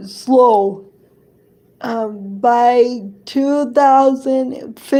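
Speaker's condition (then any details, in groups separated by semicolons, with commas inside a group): Cerebral palsy; present from birth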